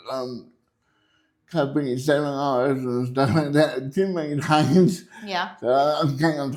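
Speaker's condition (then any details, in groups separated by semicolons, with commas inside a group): Cerebral palsy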